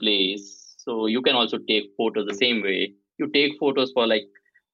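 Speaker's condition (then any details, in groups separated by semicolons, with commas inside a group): Stuttering; may block on some words, may repeat sounds; prolonged sounds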